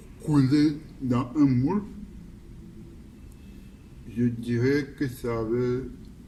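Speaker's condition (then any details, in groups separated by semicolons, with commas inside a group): Cerebral palsy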